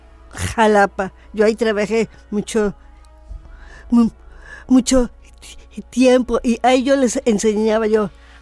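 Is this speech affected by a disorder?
Yes: Down syndrome; adult woman.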